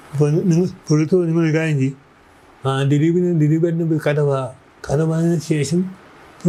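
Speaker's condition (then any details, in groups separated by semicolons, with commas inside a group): Cerebral palsy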